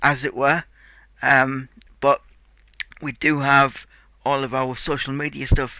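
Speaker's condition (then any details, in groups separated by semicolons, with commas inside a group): Cerebral palsy; tight muscles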